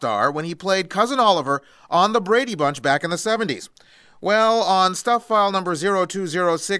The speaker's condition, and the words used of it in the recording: None; typical speech.